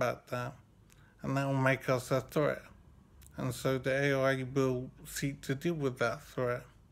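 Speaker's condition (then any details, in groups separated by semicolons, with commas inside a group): Brain injury; severe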